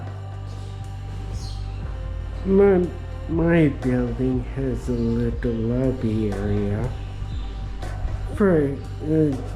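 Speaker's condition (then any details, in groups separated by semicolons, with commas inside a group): Traumatic brain injury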